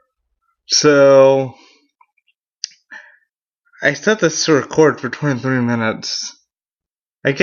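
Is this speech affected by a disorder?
Yes: cerebral palsy; mild.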